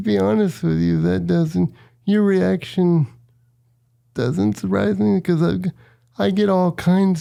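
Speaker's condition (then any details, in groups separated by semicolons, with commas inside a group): Cerebral palsy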